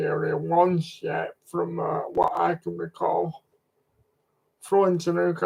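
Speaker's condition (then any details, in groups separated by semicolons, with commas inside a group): Cerebral palsy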